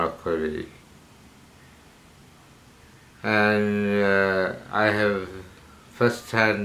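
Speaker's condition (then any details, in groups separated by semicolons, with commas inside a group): Parkinsonism; attributed to psychiatric drugs; hypersalivation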